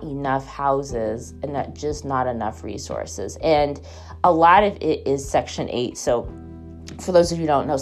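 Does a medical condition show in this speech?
No.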